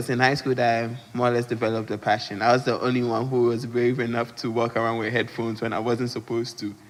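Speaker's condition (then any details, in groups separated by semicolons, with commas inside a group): No condition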